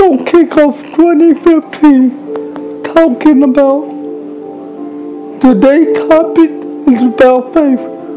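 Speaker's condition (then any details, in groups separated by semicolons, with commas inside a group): Cerebral palsy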